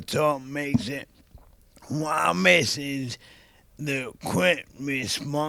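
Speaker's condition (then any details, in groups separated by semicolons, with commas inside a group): ALS; young onset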